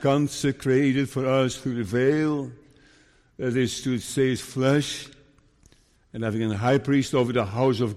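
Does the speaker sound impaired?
Yes: Parkinson's disease; very slow progression per neurologist.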